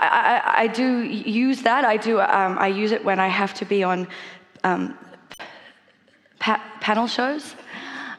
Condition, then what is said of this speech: Stuttering. Somehow, through some miraculous synaptic function of the human brain, it's impossible to stutter when you sing.